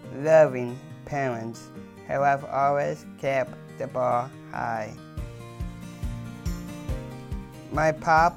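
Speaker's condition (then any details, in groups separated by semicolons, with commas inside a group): Down syndrome, trisomy 21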